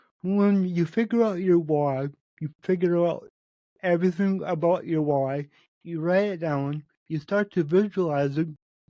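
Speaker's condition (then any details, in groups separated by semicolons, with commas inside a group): Cerebral palsy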